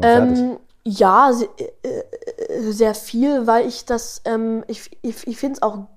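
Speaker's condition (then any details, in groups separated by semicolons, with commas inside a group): Stuttering; kassler stottertherapie, fluency shaping, daily home practice, parents trained, among most severe in group; age twelve, speaks better when slower; stutters much here, none singing melodies, some rapping without melody, little in own podcast, often fast; repeated words, prolonged sounds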